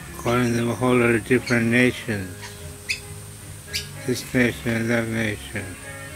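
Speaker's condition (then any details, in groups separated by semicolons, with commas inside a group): Slurred speech from poisoning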